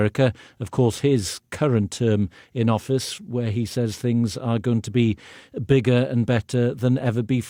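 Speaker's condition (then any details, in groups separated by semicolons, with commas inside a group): No condition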